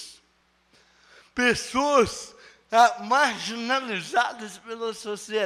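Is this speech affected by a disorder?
Yes: cerebral palsy; no speech as child.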